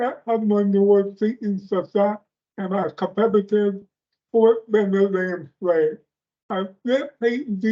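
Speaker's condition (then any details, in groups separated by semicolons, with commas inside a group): Speech impairment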